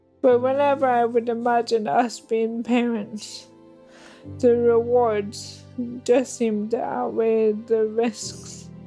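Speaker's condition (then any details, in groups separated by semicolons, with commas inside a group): Motor neurone disease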